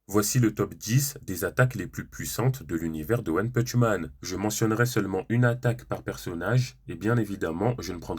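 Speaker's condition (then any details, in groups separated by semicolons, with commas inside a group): No condition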